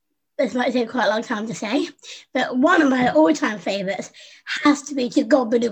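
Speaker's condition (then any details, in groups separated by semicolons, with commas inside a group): Down syndrome; present from birth, infant heart failure, heart surgery, pneumonia, stopped breathing, resuscitated, chest problems; adult woman, 25; learned to speak by copying younger sister Susie, second top grade and b in French speaking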